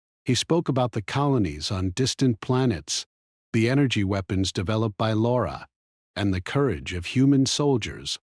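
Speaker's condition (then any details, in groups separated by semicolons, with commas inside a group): No condition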